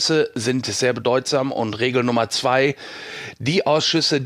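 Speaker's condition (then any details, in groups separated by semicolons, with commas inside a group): No condition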